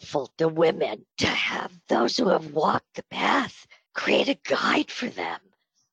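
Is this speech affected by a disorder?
Yes: spasmodic dysphonia; on Botox treatment.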